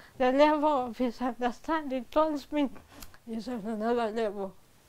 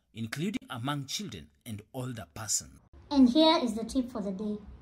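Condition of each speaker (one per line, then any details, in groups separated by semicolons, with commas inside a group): Cerebral palsy; from birth
No condition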